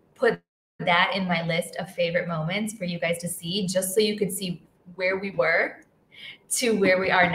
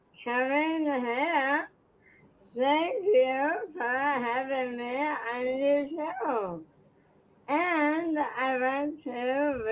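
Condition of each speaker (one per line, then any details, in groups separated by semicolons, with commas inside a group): No condition
Bulbar ALS; bulbar onset; affects vocal cords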